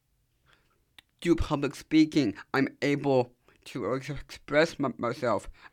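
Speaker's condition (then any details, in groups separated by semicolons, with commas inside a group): Down syndrome; speaking live on radio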